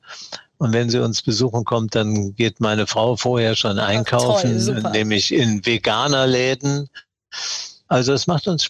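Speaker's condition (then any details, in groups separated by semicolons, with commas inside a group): Parkinson's disease; diagnosed at age 75, years of trembling before diagnosis, once put down to stage fright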